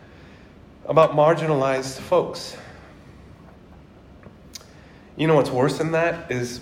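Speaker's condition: No condition

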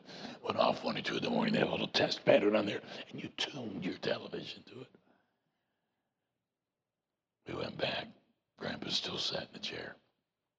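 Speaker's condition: Voice box removal needed; vocal cord cancer

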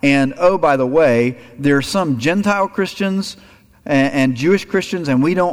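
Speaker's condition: No condition

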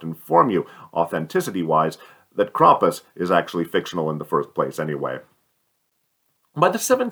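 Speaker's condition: No condition

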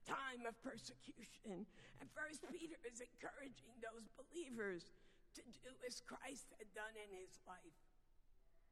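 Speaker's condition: Vocal dysphonia; noticeably sultry voice

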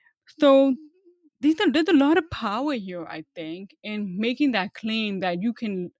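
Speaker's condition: Hearing loss; hearing aid user, same audiologist firm for 25 years; newer hearing aid not self-adjustable, limited digital hearing aid options, audiologist suggested cochlear implant

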